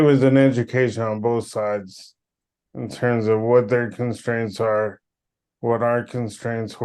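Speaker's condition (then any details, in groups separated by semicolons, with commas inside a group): Cerebral palsy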